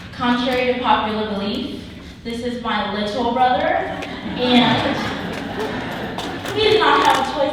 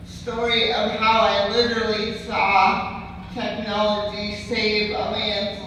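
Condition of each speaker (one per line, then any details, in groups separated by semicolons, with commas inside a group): No condition
Cerebral palsy; present from birth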